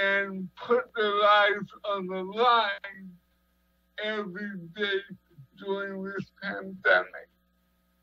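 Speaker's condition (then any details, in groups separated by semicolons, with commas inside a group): Cerebral palsy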